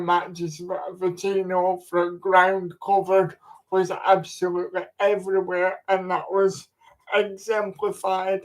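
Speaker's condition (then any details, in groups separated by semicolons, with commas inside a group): Cerebral palsy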